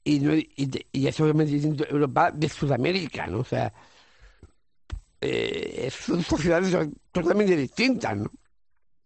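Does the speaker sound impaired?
Yes: Down syndrome; trisomy 21, three copies of chromosome 21, genetic, congenital, age 47; lives alone with home help.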